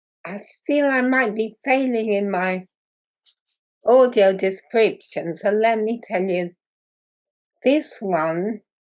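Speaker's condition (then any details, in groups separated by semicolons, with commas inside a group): Muscular dystrophy; progressive muscle wasting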